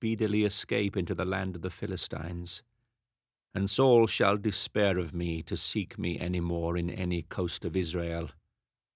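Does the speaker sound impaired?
No.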